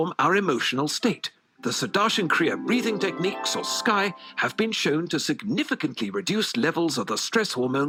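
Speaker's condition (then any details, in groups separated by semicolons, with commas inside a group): No condition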